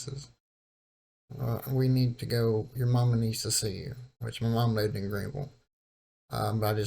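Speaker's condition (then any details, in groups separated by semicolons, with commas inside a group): Cerebral palsy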